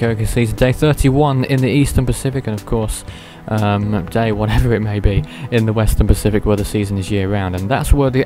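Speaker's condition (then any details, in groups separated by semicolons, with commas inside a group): No condition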